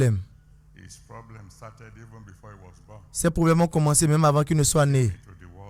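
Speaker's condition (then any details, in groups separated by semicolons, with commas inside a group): No condition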